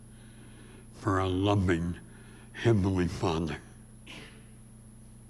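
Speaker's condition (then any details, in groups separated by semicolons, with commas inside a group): Severe speech impediment; about age 84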